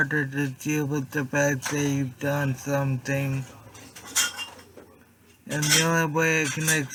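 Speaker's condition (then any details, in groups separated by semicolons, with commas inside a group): Traumatic brain injury; car accident; was in coma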